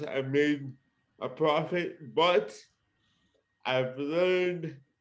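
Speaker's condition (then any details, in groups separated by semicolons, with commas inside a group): Cerebral palsy; present from birth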